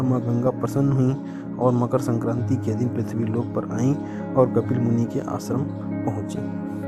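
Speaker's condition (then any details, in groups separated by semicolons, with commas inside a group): No condition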